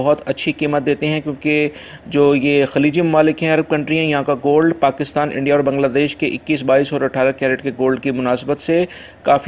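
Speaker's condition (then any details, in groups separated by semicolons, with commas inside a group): No condition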